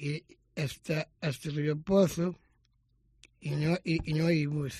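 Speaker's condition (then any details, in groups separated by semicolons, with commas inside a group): Down syndrome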